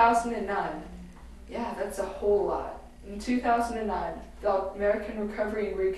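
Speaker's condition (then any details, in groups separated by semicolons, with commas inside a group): No condition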